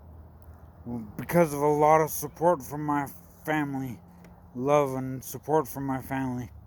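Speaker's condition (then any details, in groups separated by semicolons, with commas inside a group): Brain injury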